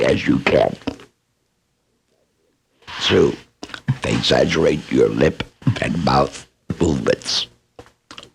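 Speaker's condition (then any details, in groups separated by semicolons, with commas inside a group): Laryngectomy, oesophageal; esophageal voice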